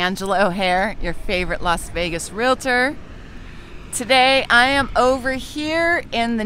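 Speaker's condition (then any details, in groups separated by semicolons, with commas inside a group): No condition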